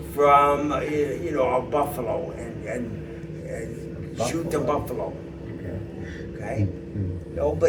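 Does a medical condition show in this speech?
Yes: cerebral palsy.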